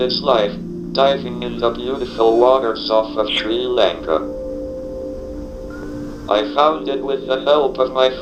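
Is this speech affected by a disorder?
Yes: ALS, through a speech-generating device.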